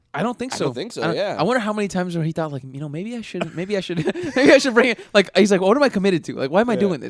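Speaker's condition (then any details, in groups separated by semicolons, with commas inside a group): No condition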